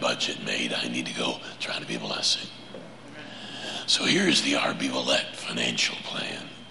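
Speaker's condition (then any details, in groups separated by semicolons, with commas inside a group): Laryngeal cancer; prior chemo and radiation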